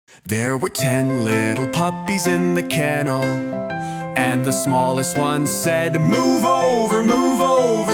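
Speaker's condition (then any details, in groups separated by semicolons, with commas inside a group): No condition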